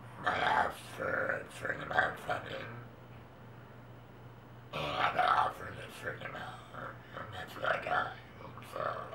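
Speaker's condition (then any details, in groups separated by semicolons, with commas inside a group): Laryngectomy; tongue cancer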